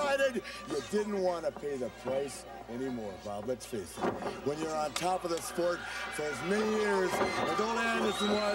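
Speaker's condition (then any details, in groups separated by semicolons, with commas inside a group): No condition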